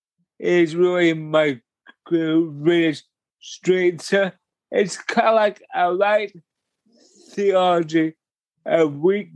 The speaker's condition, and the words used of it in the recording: Cerebral palsy. Thank you for your power that flows through my speech impediment.